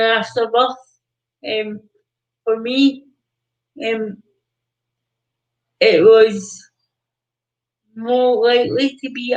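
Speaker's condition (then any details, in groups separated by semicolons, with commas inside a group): Cerebral palsy; predicted never to talk, now talks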